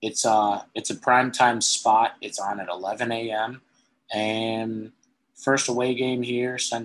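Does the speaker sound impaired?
No.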